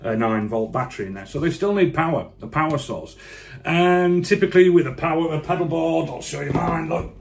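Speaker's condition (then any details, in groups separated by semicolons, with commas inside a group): No condition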